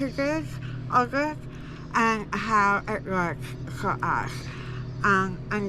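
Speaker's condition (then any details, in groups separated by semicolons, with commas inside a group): Jaw cancer surgery; tracheostomy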